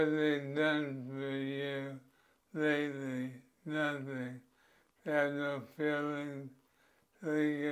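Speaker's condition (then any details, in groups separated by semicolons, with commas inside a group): Parkinson's disease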